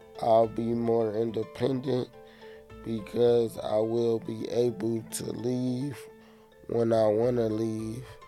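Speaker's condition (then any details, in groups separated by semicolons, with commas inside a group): Cerebral palsy; therapists had stair climbing to bathroom as exercise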